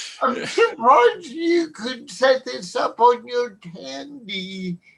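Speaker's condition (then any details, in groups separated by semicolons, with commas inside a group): Cerebral palsy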